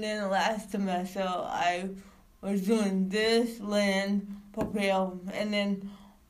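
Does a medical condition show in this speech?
Yes: cerebral palsy; no wheelchair use, visible physical signs.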